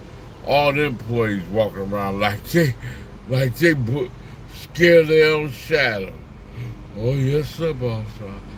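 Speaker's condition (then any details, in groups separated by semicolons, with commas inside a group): Slurred speech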